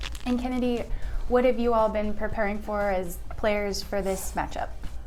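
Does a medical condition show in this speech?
No.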